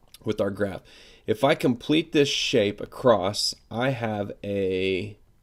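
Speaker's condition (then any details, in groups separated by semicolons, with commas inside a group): No condition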